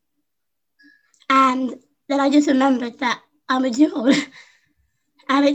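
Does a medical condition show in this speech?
Yes: Down syndrome; congenital.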